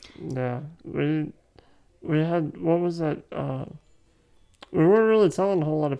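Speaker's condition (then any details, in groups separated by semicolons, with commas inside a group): Muscular dystrophy; life expectancy uncertain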